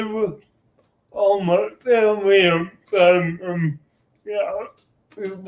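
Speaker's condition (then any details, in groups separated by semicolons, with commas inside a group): Cerebral palsy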